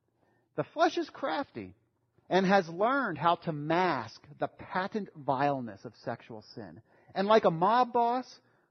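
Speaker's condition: No condition

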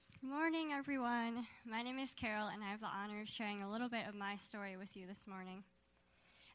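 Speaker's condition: Cleft lip and palate

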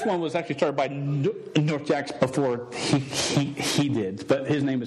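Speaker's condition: Stuttering; says words would come out all wrong and different if he tried witnessing speech; repeated sounds, prolonged sounds

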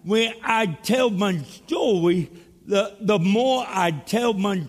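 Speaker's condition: Cerebral palsy; speech impediment

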